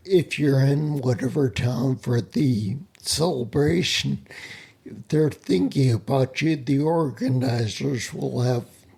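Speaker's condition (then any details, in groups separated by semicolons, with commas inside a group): Spinocerebellar ataxia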